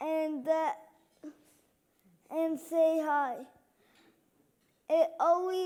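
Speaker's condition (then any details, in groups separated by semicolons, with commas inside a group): Cerebral palsy; left hand and left side affected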